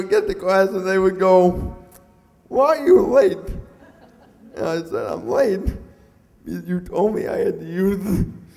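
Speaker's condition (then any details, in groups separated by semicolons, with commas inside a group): Cerebral palsy; mixed quadriplegic type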